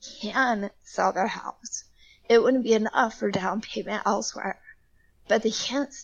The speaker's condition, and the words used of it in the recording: Spasmodic dysphonia. Stump speech because I wanted the voters in the room to know, like, I just sound like this.